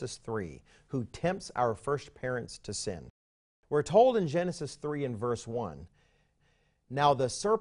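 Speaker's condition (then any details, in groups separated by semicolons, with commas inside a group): No condition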